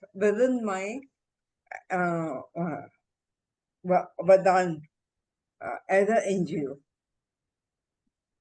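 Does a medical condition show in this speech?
Yes: encephalitis.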